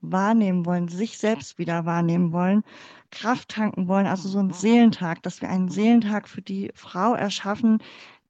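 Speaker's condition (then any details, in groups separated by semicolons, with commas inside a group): Cleft palate; congenital, born in former GDR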